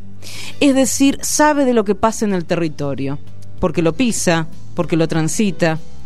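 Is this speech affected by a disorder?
No.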